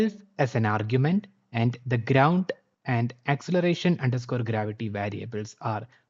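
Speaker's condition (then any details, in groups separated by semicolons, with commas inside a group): No condition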